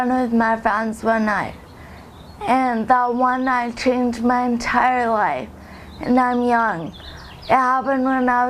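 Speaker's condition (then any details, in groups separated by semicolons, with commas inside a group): Neurological injury after ecstasy; slow speech, problems speaking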